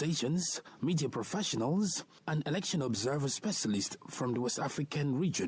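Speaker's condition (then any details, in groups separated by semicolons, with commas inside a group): No condition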